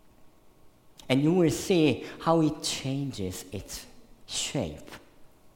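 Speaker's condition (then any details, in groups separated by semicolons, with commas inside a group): Cleft lip and palate, severe; could not suck breast milk as newborn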